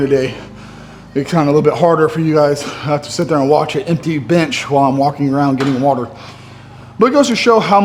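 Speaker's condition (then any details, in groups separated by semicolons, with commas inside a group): No condition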